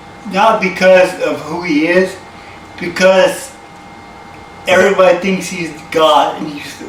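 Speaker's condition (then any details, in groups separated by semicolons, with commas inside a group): Cerebral palsy; from birth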